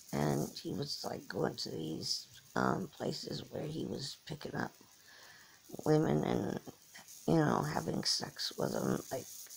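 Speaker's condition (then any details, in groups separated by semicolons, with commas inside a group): Cerebral palsy; from birth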